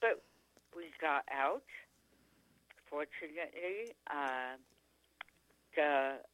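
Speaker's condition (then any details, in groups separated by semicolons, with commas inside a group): Tongue cancer; now speaks pretty clearly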